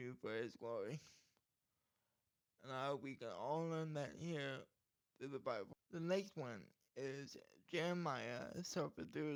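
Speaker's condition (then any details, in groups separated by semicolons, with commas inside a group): Cerebral palsy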